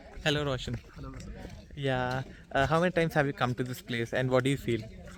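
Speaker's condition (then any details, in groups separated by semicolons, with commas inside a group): No condition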